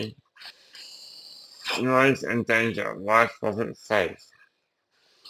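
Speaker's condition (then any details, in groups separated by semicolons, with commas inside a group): Duchenne muscular dystrophy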